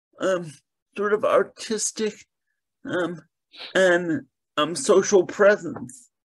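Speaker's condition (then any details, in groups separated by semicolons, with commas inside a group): Cerebral palsy; mainly lower limbs affected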